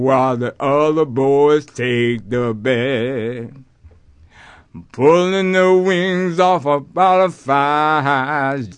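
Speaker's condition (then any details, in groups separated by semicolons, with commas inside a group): Aphasia after strokes; attended speech services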